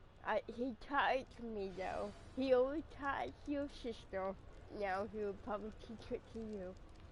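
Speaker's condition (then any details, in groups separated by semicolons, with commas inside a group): Cerebral palsy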